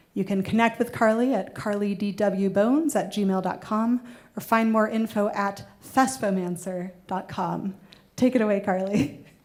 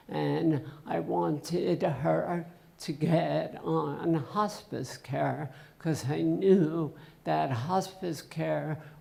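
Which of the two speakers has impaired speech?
The second: essential tremor.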